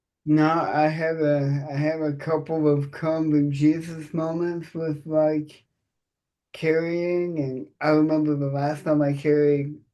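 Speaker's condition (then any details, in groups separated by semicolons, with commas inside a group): Cerebral palsy; present from birth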